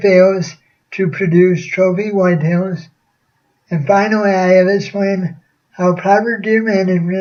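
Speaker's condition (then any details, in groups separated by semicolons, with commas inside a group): Cerebral palsy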